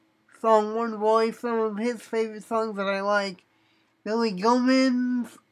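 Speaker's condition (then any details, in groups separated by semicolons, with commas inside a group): Cerebral palsy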